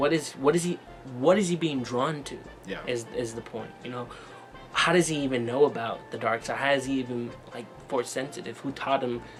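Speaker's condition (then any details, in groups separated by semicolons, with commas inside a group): No condition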